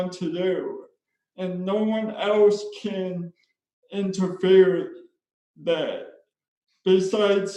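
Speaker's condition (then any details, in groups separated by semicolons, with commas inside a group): Spastic cerebral palsy; speech impairment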